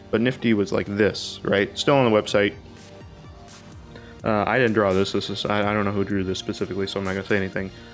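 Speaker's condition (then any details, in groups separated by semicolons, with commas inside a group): No condition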